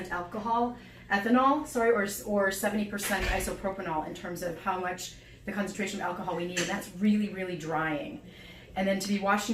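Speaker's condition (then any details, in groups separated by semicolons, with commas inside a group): No condition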